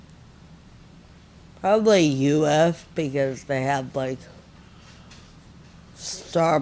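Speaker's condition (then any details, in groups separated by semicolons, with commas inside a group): Friedreich ataxia, severe; breathing trouble from small lung capacity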